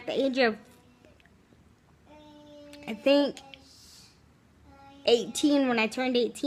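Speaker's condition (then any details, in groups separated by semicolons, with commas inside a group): Cerebral palsy, spastic, severe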